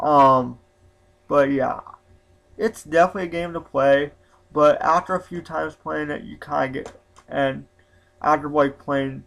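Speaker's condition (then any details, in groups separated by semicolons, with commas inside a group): Spastic quadriplegic cerebral palsy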